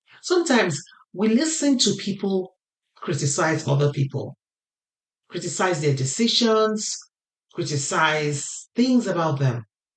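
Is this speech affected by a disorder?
No.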